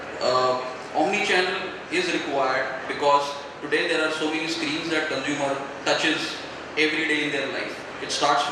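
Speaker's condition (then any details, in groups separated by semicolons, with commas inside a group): No condition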